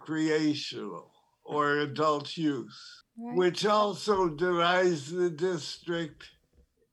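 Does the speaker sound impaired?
Yes: Parkinson's disease; tremor.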